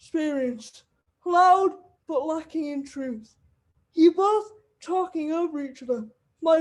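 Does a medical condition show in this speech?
Yes: cerebral palsy; wheelchair user.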